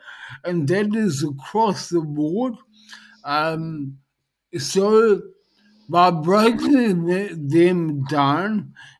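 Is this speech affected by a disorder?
Yes: dysarthria post-stroke; speech highly affected, lost most mobility, vision and hearing also affected; years post-stroke, slowly improving, speaking, eating, walking, one-handed wheelchair, speech therapy with Bethany Wilson; initially unable to communicate by text or voice, often not understood, now more understandable.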